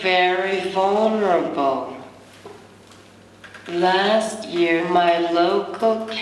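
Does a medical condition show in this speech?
Yes: cerebral palsy; diagnosed at age one.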